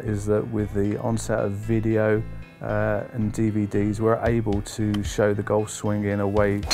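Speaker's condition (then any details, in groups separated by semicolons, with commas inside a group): No condition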